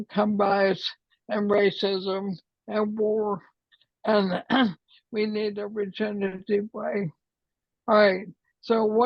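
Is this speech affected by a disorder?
Yes: ALS; trouble speaking, voice affected.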